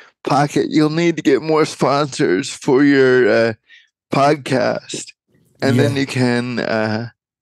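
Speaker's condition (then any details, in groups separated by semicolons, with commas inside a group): Cerebral palsy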